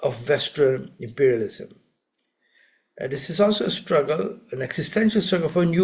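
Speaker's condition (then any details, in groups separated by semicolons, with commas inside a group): No condition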